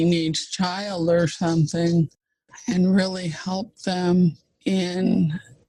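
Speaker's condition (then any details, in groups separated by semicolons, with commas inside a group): ALS (Lou Gehrig's disease); fast progressing form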